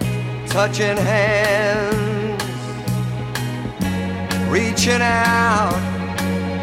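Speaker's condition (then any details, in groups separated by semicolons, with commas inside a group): No condition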